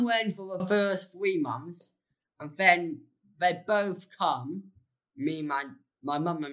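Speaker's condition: Down syndrome

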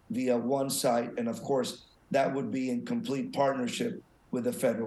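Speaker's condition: No condition

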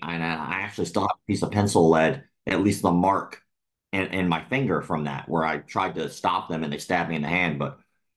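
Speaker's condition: Cleft lip and palate; still present

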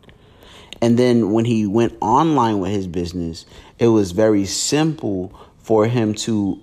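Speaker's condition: No condition

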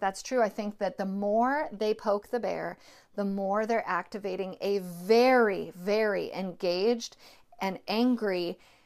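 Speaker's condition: No condition

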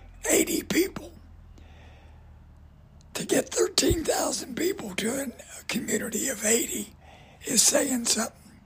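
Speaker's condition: Voice damage from cancer; ongoing cancer fight

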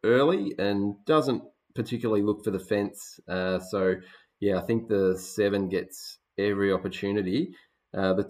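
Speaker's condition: No condition

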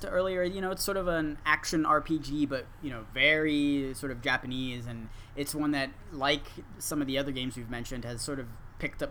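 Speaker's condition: No condition

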